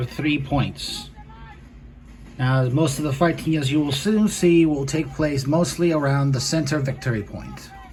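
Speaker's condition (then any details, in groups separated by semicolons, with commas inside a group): No condition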